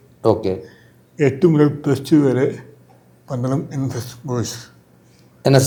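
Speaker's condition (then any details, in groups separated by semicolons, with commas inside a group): Cerebral palsy; from birth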